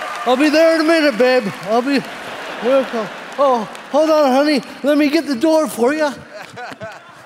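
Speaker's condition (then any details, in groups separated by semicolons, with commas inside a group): Cerebral palsy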